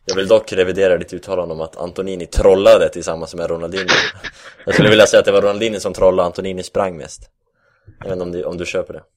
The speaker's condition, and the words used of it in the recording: None; typical speech.